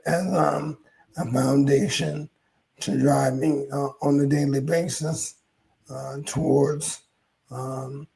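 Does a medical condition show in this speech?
Yes: ALS; hoarse voice.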